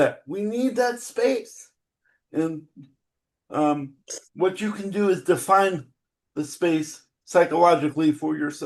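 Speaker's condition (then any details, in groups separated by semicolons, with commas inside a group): Cerebral palsy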